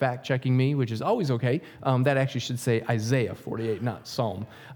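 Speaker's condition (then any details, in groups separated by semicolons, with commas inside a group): No condition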